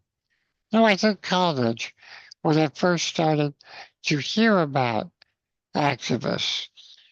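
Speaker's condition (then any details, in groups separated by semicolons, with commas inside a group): Spinal muscular atrophy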